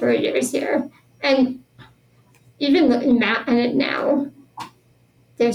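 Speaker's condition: Spinal muscular atrophy; genetic progressive neuromuscular disease, born with it, all muscles weaker, never walked, power wheelchair since about age 2; 33 years old, uses power wheelchair

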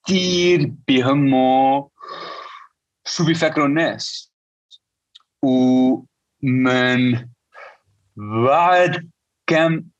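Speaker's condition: Stuttering; lifelong stutter; still stutters; debilitating stutter, avoided speaking almost entirely for over 25 years; prolonged sounds, blocks

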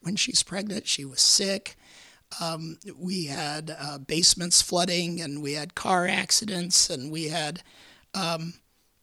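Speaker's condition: Vocal cord cancer, repeated surgery; a few weeks after 19th vocal cord surgery at University of Michigan, about 17 years since diagnosis

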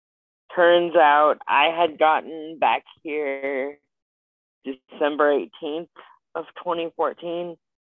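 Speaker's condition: Spastic quadriplegic cerebral palsy; age 27

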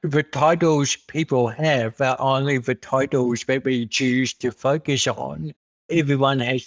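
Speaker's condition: Cerebral palsy; congenital

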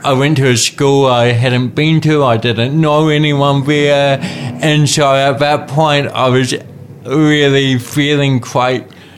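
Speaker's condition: Cerebral palsy; daily hospital speech therapy and physiotherapy as child

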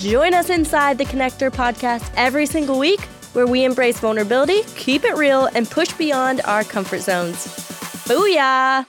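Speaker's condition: No condition

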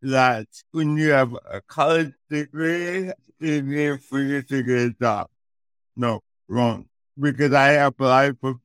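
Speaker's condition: Cerebral palsy; affects speech

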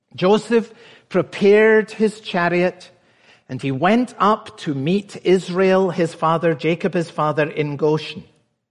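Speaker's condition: No condition

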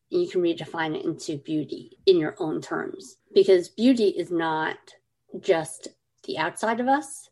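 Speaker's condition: Cleft lip and palate; congenital, 25 surgeries for cleft lip and palate, first at four months old, most in childhood, childhood feeding issues; some speech issues growing up

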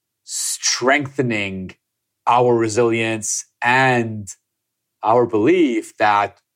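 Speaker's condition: Stutter; stutter since early childhood, disfluency noticed by mother by age two, severe growing up; still stutters, past McGuire program speech therapy with breathing technique, mall exercise talking to hundred strangers; audible stutter, part-word repetitions, worse when anxious, stutters in six languages; prolonged sounds

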